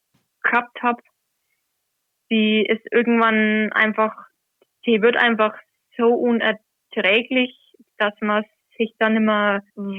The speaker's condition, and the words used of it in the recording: Stuttering. Natürlich war es nicht stotterfrei, um Gottes Willen, aber allein diese Überwindung, das dann zu machen, das lässt mich dann immer schon noch einmal wachsen und gibt einen Selbstvertrauen.